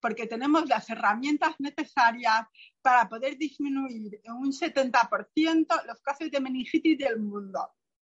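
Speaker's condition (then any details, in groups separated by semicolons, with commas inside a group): Profound bilateral hearing loss, post-meningitis profound bilateral sensorineural hearing loss; cochlear implant at 30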